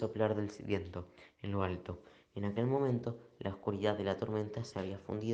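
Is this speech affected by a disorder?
No.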